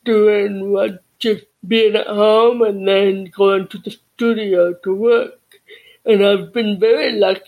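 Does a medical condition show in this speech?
Yes: cerebral palsy and deafness; cerebral palsy from birth.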